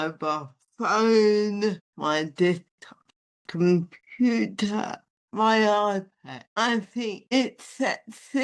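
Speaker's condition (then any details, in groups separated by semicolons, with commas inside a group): Athetoid spastic cerebral palsy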